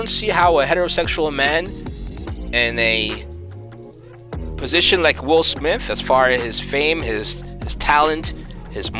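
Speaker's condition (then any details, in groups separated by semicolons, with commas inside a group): No condition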